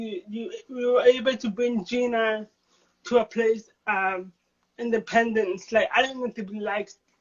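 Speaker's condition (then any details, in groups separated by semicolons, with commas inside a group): Cerebral palsy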